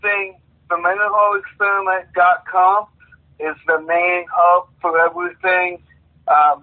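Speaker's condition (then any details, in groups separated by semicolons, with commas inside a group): Cerebral palsy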